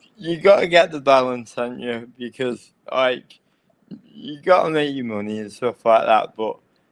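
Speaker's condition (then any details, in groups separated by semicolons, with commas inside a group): Cerebral palsy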